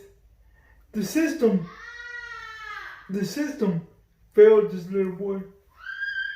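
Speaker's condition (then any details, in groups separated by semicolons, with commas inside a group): Cerebral palsy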